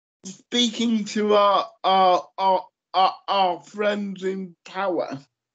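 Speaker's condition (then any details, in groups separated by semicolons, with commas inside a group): Cerebral palsy; lifelong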